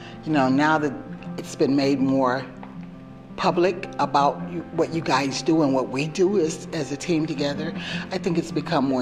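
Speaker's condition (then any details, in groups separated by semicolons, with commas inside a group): No condition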